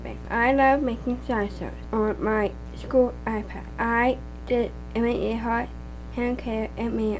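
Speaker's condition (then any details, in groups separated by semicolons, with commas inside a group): Down syndrome; extra chromosome, present from birth, diagnosed after birth, now 16 years old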